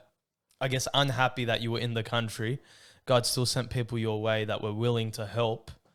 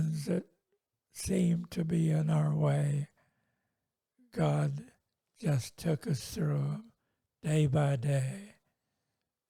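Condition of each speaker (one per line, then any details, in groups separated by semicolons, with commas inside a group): No condition
Multiple sclerosis; progression stopped, 91 years old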